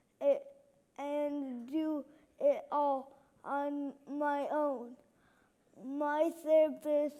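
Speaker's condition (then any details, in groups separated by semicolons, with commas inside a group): Cerebral palsy; left hand and left side affected; physical and occupational therapy, major hip surgery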